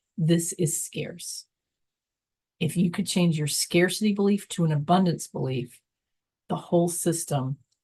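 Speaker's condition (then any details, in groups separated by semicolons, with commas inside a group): No condition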